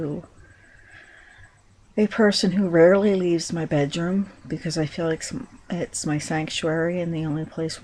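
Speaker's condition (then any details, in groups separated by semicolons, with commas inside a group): No condition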